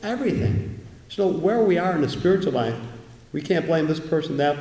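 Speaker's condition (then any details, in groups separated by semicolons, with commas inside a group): No condition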